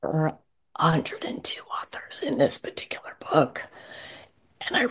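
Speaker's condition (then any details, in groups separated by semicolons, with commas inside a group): Spasmodic dysphonia; neurological voice disorder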